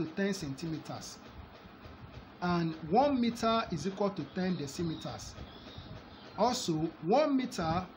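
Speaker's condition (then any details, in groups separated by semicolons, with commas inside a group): No condition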